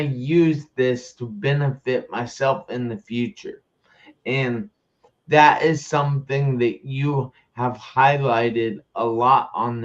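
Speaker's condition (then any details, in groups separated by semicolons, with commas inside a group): Traumatic brain injury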